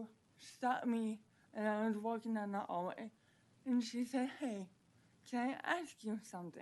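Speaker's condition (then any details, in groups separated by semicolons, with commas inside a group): Cerebral palsy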